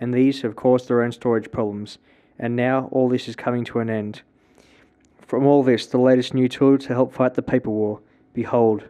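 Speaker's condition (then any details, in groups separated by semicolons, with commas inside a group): No condition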